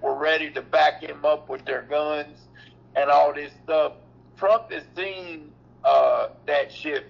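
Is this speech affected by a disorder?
Yes: cerebral palsy; mobility affected, previously off feet; reports being back on feet, running in yard days after taking ImmuCyst supplement.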